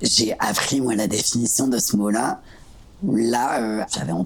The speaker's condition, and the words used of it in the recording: Laryngectomy. Je vais vivre plus longtemps après avec cette nouvelle voix.